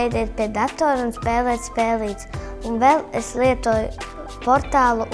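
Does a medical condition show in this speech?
No.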